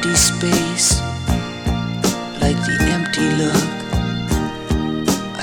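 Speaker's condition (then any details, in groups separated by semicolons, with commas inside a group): No condition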